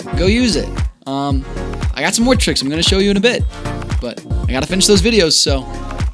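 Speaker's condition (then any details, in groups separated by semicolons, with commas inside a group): No condition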